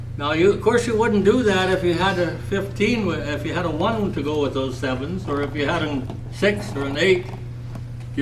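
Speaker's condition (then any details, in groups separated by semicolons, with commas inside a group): No condition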